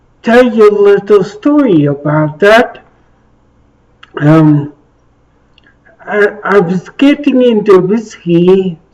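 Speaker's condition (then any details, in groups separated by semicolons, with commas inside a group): Traumatic brain injury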